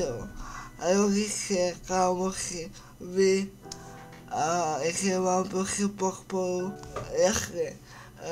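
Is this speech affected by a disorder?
Yes: cerebral palsy; childhood onset, affects speech and movement centers, right-side paralysis; atypical speech, somewhat worse now.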